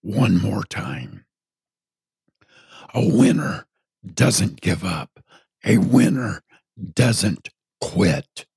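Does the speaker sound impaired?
Yes: partial laryngectomy from throat cancer; strangers ask if sick.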